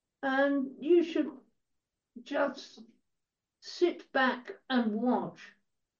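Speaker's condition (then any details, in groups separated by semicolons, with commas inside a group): Cerebral palsy; quadriplegia, wheelchair user, totally blind from 15, partially deaf, treated 4-19 at Bowbath Cerebral Palsy Centre; dictated book to Steve who typed, speaks fast when in full flow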